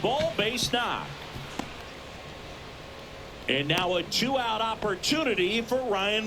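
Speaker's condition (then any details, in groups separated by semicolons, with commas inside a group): No condition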